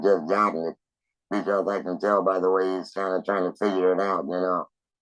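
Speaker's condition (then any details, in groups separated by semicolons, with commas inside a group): Laryngectomy; laryngectomy for cancer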